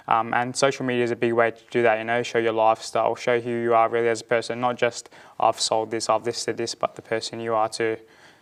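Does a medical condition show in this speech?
No.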